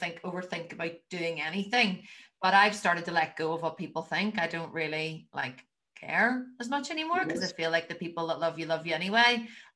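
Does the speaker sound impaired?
No.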